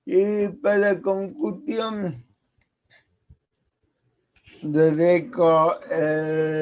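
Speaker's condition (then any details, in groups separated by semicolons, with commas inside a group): Cerebral palsy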